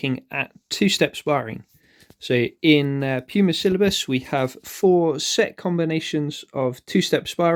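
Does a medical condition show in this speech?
No.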